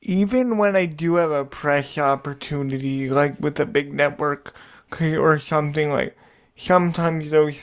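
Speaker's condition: Cerebral palsy; cerebral palsy diagnosed when young, wheelchair user; worries about stuttering when recording

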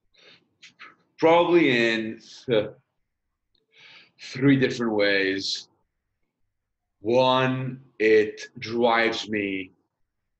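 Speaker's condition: Stutter; stutter from young age, intensified in teenage years; uses breathing technique learned on speech course in UK; audible stutter now, unusual sound, listeners react with surprise, confusion or discomfort; prolonged sounds

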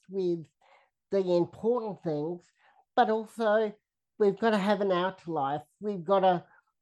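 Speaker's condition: Cerebral palsy, spastic quadriplegia; diagnosed at eight months old

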